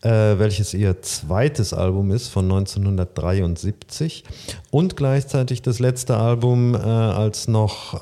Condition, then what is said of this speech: No condition.